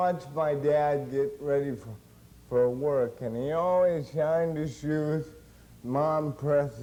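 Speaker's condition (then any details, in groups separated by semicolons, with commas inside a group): Cerebral palsy; since birth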